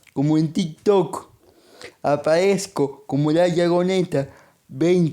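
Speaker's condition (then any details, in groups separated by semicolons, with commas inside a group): Cerebral palsy; monthly medication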